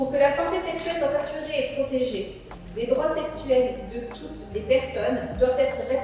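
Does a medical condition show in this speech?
No.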